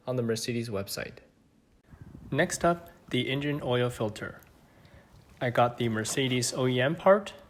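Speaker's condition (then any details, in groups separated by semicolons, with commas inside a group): No condition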